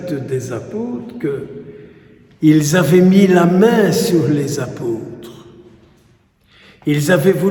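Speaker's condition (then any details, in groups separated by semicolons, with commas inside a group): No condition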